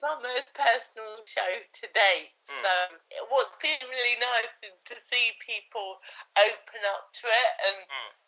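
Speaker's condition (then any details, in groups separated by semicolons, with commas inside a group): Cerebral palsy; cerebral palsy since childhood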